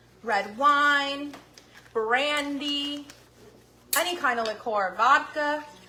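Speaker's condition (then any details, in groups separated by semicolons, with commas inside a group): No condition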